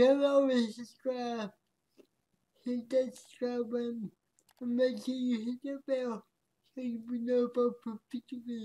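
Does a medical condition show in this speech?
Yes: cerebral palsy; speech affected.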